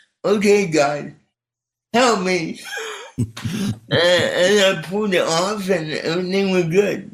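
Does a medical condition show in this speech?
Yes: cerebral palsy; speech not affected.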